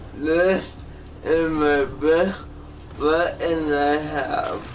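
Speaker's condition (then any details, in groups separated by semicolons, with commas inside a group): Cerebral palsy; one hand affected; atypical speech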